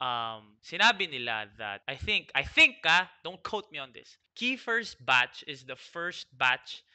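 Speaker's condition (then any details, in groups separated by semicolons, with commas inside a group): No condition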